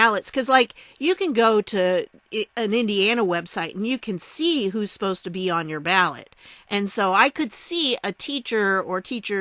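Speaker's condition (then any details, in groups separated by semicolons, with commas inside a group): No condition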